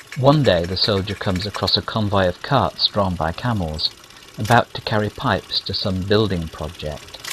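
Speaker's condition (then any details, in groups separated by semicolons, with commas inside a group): No condition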